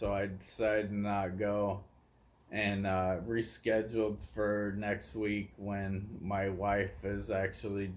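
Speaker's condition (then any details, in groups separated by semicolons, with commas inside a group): ALS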